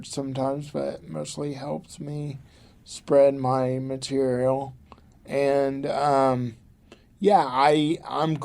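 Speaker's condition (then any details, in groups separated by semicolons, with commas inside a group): Cerebral palsy; from birth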